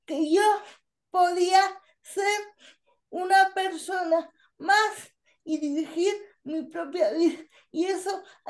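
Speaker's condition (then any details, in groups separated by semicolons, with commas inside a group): Cerebral palsy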